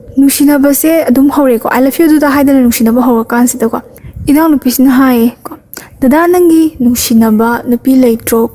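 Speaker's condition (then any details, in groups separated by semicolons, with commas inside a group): No condition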